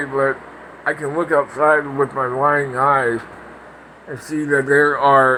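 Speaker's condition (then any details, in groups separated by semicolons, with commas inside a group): Parkinson's; speech impediment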